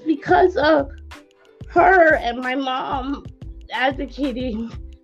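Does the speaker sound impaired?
Yes: cerebral palsy; from birth, oxygen lack caused brain damage, quadriplegic, uses head or mouth, power chair, Puffin Bluetooth mouse; speaks, controls whole iPhone by iOS voice control, Google Android voice recognition understands better than iOS.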